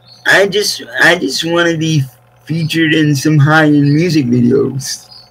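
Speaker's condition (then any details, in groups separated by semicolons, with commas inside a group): Cerebral palsy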